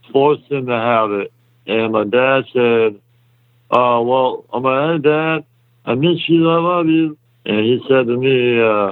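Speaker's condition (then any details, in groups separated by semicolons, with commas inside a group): Muscular dystrophy; congenital, extremely rare type, exact type unknown, myotubular myopathy ruled out about 4 years ago; about 30 years old, hospitalized every 3 to 6 weeks until age 7, plays power soccer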